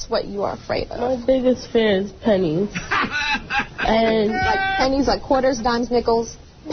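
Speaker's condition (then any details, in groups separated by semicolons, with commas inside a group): No condition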